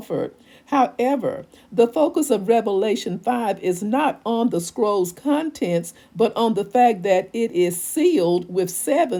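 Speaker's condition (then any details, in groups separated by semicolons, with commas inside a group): No condition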